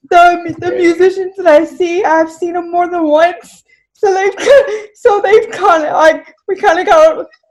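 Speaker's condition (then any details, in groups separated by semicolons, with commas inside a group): Cerebral palsy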